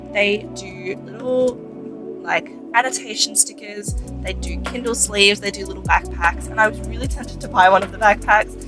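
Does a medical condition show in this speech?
No.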